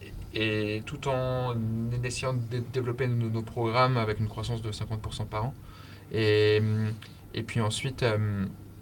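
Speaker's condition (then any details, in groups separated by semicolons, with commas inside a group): Stuttering; childhood onset, very severe stutter while growing up, one of several disabilities; repeated sounds, prolonged sounds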